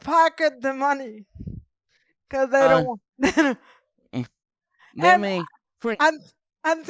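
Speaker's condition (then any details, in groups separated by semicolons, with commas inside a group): Cerebral palsy; present from birth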